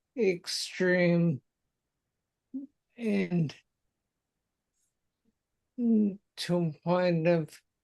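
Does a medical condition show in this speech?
Yes: multiple sclerosis.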